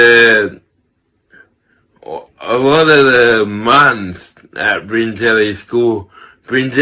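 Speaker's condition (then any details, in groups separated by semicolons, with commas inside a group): Cerebral palsy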